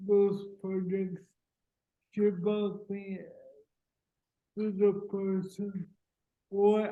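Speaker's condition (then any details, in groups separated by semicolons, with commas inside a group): Cerebral palsy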